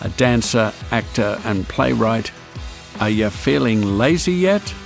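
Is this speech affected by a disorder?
No.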